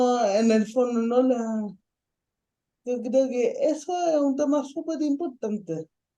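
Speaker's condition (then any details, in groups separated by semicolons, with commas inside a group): Ataxic cerebral palsy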